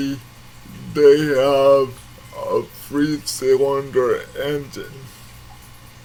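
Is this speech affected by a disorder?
Yes: cerebral palsy.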